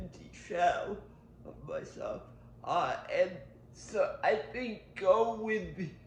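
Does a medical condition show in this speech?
Yes: cerebral palsy; powered wheelchair.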